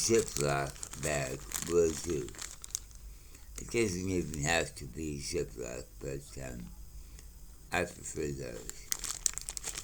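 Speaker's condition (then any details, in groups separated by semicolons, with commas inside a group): Mouth cancer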